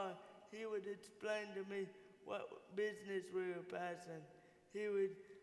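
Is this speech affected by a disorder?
Yes: cerebral palsy; from birth, uses wheelchair.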